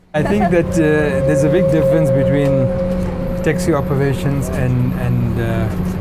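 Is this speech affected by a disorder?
No.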